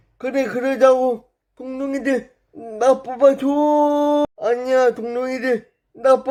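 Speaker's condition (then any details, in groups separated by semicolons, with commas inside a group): Brain lesion disability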